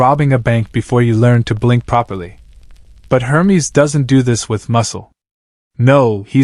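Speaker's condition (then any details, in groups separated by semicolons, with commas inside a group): No condition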